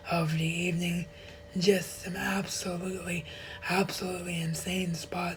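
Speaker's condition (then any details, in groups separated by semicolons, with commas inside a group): Cerebral palsy; wheelchair bound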